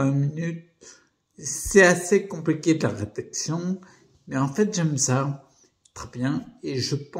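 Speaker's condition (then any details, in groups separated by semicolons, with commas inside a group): Primary progressive multiple sclerosis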